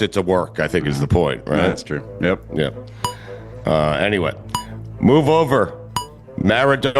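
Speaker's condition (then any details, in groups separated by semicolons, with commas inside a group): No condition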